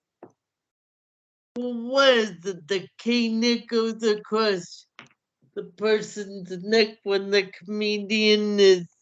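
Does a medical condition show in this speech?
Yes: cerebral palsy; hamstring treatment.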